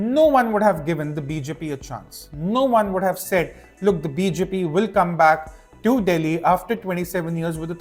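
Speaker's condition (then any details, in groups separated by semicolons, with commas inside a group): No condition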